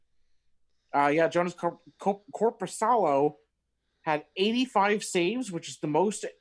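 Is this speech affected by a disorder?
No.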